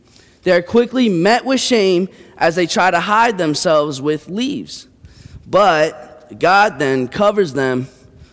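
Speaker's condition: No condition

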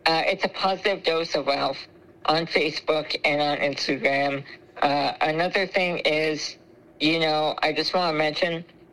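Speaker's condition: Spinal muscular atrophy; congenital, ventilator

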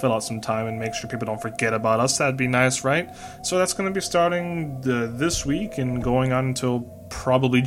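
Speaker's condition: No condition

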